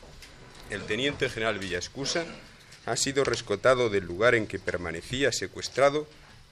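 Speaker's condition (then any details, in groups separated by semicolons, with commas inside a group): No condition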